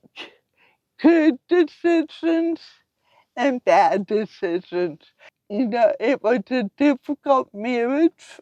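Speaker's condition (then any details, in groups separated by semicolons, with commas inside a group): Cerebral palsy; from birth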